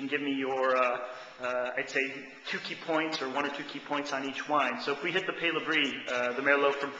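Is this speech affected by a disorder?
No.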